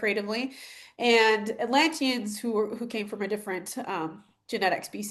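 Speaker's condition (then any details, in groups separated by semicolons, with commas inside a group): No condition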